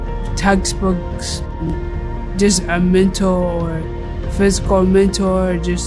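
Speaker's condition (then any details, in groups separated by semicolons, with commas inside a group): Cerebral palsy; cerebral palsy with seizures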